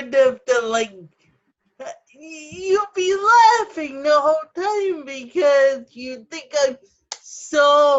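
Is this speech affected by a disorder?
Yes: cerebral palsy, spastic ataxic.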